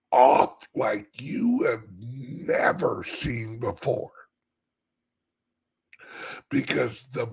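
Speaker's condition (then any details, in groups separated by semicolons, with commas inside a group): Chronic voice problem; stiff voice box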